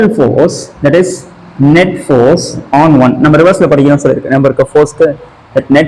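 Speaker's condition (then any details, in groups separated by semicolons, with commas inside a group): No condition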